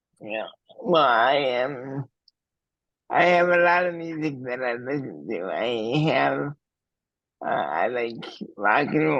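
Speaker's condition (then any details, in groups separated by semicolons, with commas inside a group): Cerebral palsy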